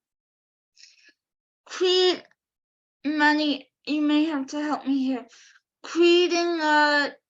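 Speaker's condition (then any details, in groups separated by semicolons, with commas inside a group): Cerebral palsy; affects all four limbs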